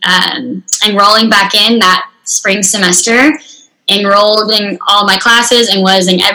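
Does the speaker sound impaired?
Yes: unilateral cleft lip and palate; severe, congenital, first surgery at 3 months, 23 surgeries by age 17, last four in one; later stroke affected speaking, speech recovered faster than reading and writing, therapy in San Antonio.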